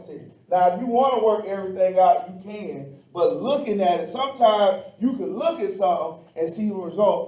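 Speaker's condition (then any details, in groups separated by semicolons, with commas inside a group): No condition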